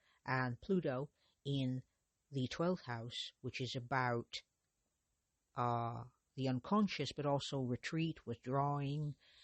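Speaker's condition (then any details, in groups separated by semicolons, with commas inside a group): No condition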